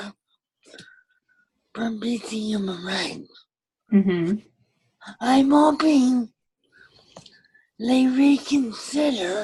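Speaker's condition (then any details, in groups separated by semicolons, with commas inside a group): Cerebral palsy with ataxia; ataxia, tracheostomy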